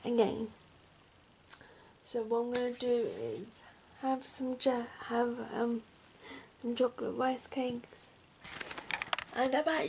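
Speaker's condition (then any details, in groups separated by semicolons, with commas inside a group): Cerebral palsy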